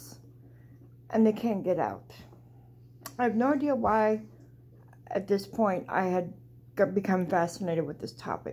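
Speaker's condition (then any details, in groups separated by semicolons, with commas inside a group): Cerebral palsy; walks flat-footed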